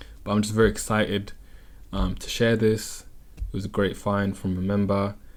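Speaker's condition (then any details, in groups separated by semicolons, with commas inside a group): No condition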